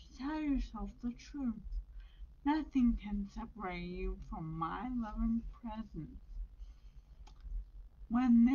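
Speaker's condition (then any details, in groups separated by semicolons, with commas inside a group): Brain injury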